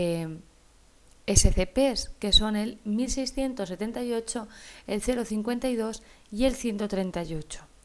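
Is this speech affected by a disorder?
No.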